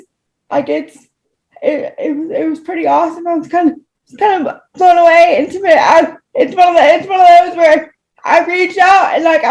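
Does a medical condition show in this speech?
Yes: cerebral palsy.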